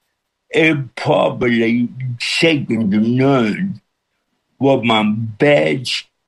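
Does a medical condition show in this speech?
Yes: cerebral palsy with speech impediment; audience followed within minutes.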